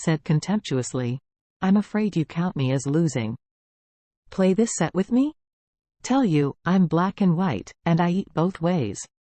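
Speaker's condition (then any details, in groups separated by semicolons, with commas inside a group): No condition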